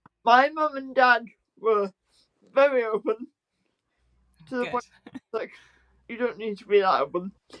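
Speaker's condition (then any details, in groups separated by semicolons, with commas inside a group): Spastic quadriplegic cerebral palsy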